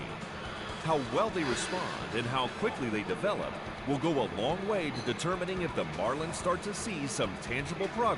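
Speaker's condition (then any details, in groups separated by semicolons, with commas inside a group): No condition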